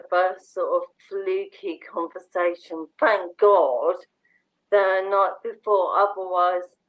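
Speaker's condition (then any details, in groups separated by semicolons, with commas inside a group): Motor neurone disease; bulbar onset, speech and swallowing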